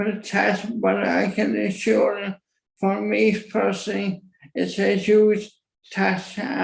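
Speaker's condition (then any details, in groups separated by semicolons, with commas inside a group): Motor neuron disease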